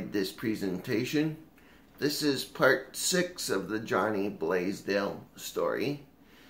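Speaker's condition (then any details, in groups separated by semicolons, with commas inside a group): Cerebral palsy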